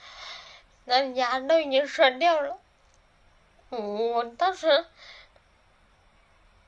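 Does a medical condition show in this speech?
Yes: cerebellar atrophy, hereditary; listeners struggle to understand.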